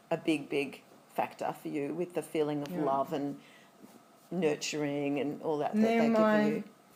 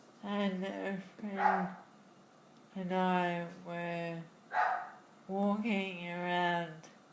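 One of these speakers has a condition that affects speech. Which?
The second: Friedreich's ataxia; diagnosed in childhood; wheelchair since teens, about 18 years since diagnosis, progressive.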